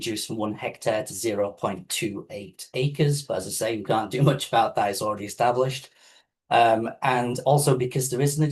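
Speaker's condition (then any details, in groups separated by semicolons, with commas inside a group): No condition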